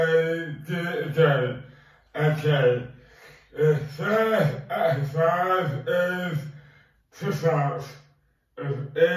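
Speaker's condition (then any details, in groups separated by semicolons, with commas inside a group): Dystonia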